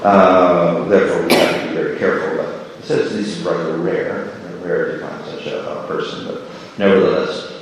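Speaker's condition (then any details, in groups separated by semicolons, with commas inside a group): No condition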